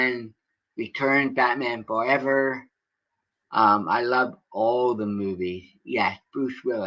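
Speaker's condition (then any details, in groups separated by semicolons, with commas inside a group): Cerebral palsy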